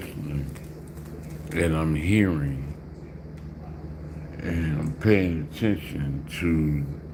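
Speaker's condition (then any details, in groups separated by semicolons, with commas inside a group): Slurred speech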